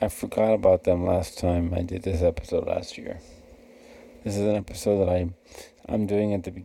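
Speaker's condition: Cerebral palsy; never needed speech therapy

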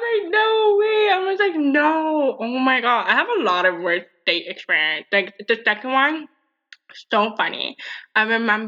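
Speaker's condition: Deafness; grew up in hearing world

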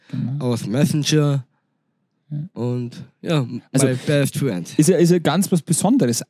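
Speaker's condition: Down syndrome; congenital

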